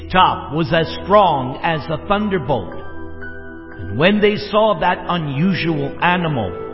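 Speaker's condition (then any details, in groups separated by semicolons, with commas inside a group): No condition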